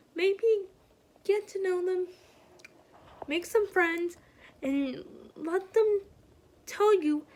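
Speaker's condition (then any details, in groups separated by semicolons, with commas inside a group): Cerebral palsy; spastic, uses wheelchair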